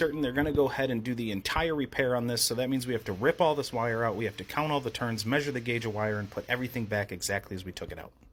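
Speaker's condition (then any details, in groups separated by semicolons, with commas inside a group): No condition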